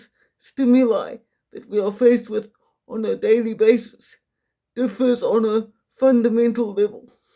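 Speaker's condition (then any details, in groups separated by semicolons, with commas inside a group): Quadriplegic cerebral palsy, severe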